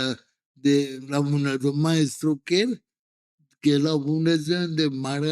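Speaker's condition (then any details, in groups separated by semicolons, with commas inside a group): Cerebral palsy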